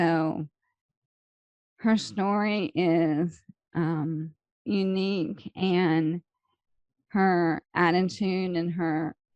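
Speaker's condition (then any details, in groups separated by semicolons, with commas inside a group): ALS; slow progressing form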